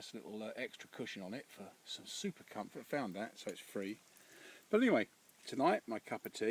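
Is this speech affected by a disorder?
No.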